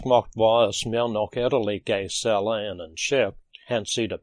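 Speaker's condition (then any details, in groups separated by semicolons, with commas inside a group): No condition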